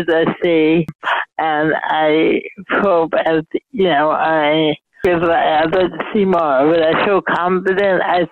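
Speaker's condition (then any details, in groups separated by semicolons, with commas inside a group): Mild cerebral palsy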